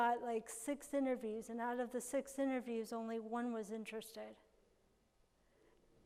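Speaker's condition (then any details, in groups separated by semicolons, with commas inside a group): Cerebral palsy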